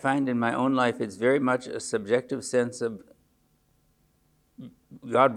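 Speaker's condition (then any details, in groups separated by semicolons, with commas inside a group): Parkinson's disease; age 74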